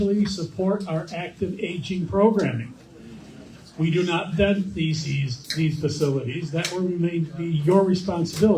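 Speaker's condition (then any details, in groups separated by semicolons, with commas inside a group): No condition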